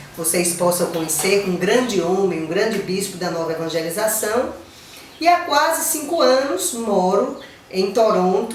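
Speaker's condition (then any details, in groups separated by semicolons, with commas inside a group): No condition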